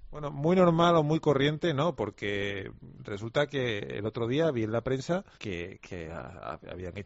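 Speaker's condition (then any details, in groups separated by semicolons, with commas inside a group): No condition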